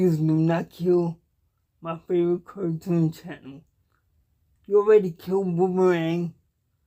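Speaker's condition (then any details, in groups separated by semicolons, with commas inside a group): Cerebral palsy; cannot walk, uses wheelchair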